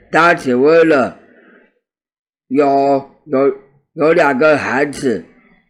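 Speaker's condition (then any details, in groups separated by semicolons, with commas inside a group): Down syndrome; congenital, sensory integration and muscle stimulation exercises from age zero, slower movements than other children; articulation less clear in Down syndrome children per mother, some word repetitions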